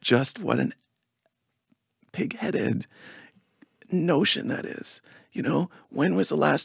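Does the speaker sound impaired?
Yes: spasmodic dysphonia; onset age 18, worsened over years, linked to singing training, Botox every 6 weeks offered, energy healing; lower voice less consistent, higher pitch more pinched but words get out.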